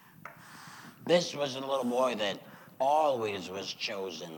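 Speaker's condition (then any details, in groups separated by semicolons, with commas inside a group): Laryngectomy; chemo and radiation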